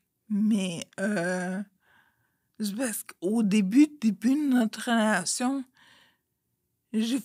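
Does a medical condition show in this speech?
Yes: Friedreich's ataxia.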